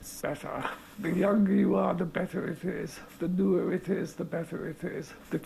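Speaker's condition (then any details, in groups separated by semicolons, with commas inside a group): Motor neurone disease; lying in bed in New York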